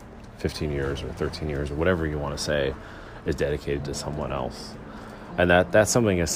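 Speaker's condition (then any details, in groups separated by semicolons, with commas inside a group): No condition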